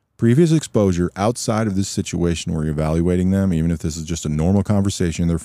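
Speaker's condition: No condition

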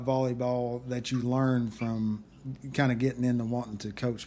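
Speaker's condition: No condition

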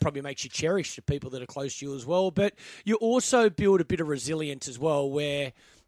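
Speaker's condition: No condition

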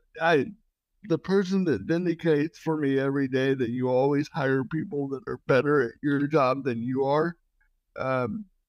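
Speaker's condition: Cerebral palsy

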